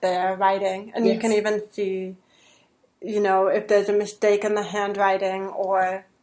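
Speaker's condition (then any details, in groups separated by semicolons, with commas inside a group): Deafness; hears men's voices better than women's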